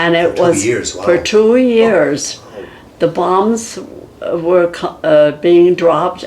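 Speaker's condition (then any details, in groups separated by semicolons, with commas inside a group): No condition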